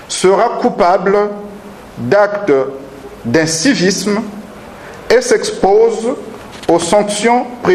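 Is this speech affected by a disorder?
No.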